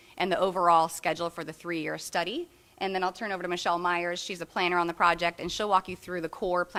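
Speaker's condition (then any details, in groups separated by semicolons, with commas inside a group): No condition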